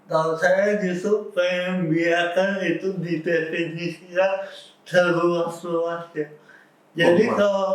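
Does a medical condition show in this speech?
Yes: cerebral palsy.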